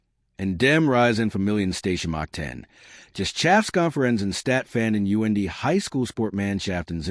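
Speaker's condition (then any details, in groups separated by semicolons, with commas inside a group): No condition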